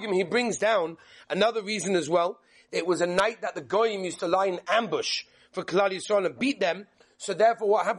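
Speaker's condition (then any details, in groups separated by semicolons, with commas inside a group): No condition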